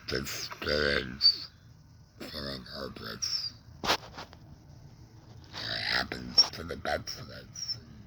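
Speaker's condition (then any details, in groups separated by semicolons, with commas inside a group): Laryngectomy; neck breather, stoma, tongue cancer, throat rebuilt with intestine, radiation, neck scarring; neck breather 10 years, tube fed, tongue pain; cough clears mucus, losing remaining tongue would end voice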